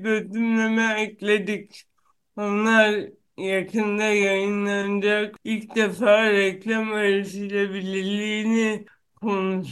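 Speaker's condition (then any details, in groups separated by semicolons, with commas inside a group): Cerebral palsy; no known cure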